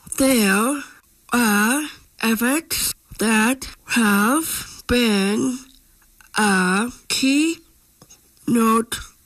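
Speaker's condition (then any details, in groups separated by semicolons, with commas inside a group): Down syndrome; long-standing problems with talking; talking problems present during recording; problems with talking a lot, present right now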